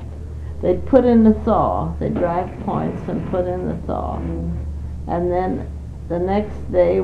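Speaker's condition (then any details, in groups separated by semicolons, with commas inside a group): Parkinson's disease; not very able to do much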